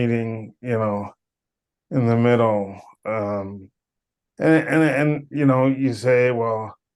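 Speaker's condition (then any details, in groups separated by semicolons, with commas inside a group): Cerebral palsy; power wheelchair since childhood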